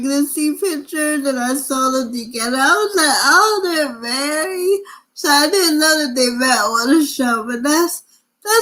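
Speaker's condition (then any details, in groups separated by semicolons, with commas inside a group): Cerebral palsy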